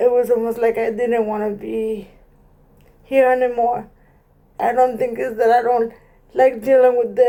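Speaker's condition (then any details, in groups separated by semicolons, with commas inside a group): Cerebral palsy; present from birth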